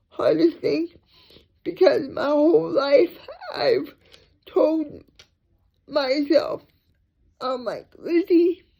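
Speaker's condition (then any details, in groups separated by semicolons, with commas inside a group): Cerebral palsy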